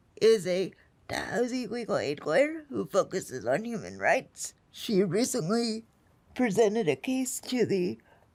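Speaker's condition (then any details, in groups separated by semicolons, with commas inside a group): Spastic quadriplegic cerebral palsy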